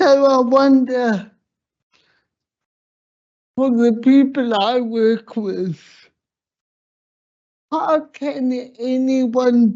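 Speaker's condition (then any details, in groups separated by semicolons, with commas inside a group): Slurred speech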